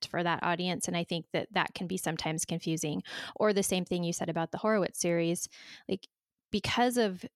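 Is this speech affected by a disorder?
No.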